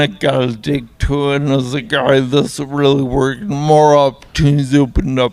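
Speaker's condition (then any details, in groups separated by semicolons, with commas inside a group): Traumatic brain injury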